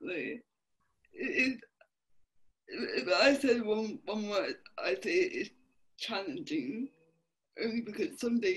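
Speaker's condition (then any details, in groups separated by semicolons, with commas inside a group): Dystonia; fluctuating symptoms, severe involuntary movements some days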